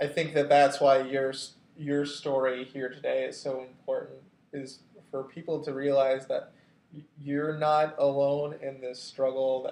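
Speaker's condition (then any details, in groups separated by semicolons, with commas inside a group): No condition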